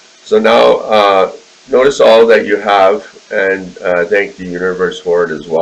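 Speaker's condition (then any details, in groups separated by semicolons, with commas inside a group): No condition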